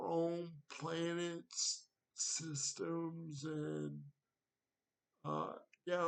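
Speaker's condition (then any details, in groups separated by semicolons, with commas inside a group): Cerebral palsy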